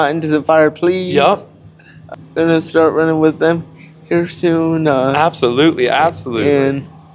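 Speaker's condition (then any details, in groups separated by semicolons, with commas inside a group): Cerebral palsy; cannot walk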